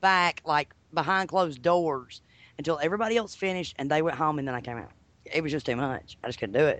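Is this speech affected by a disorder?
No.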